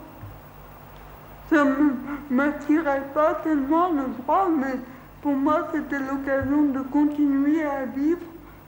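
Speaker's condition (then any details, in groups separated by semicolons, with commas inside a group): Cerebral palsy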